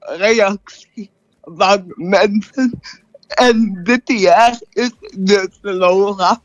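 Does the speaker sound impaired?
Yes: cerebral palsy; neurological condition, brain injury sustained around birth; age 14.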